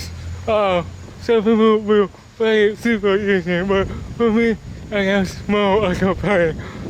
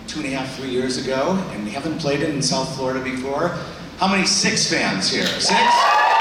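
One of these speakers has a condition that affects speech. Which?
The first: cerebral palsy; body affected; speech disability.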